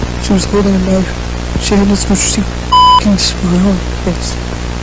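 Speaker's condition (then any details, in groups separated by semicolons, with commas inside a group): No condition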